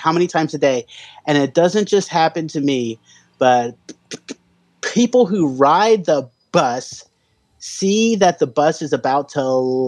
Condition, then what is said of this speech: Stuttering. Since listening to your podcast, I'm either stuttering more or I'm just more aware of it, but I definitely notice it a lot now.